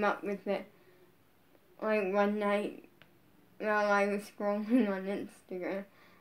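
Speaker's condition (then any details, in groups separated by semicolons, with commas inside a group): Brain injury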